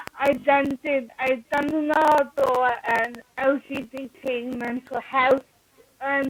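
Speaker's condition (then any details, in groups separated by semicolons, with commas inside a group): Cerebral palsy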